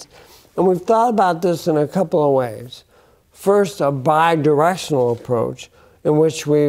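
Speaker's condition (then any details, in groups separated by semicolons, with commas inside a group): Bulbar onset ALS; affects speech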